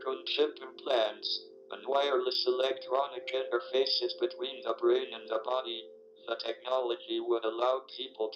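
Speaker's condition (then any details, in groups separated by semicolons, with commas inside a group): ALS, speech-generating device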